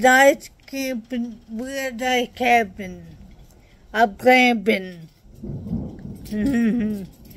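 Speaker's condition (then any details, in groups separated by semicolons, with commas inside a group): Traumatic brain injury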